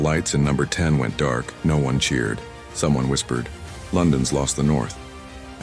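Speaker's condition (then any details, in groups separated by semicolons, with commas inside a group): No condition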